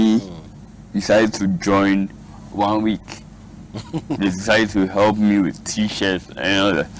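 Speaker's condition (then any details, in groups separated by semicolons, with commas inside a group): Cerebral palsy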